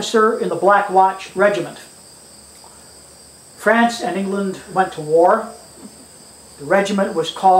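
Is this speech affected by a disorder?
No.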